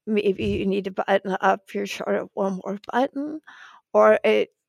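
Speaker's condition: Spasmodic dysphonia; shaky

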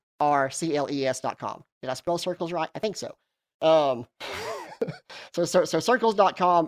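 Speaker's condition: Cleft lip and palate

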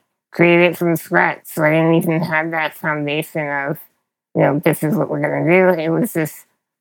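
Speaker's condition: Spinal muscular atrophy; progressive

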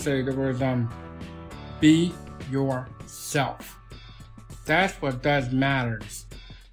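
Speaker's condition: Down syndrome

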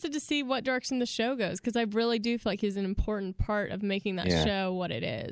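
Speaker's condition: No condition

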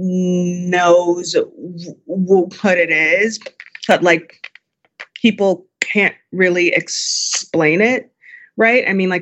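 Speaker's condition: Stutter; stutter since before public speaking, lifelong fear of talking to people; pronounced stutter audible during interview; at times takes a couple of seconds to say words; repeated sounds, prolonged sounds

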